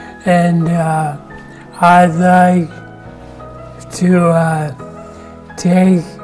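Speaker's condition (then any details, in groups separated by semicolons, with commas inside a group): ALS; speech onset; losing clear speech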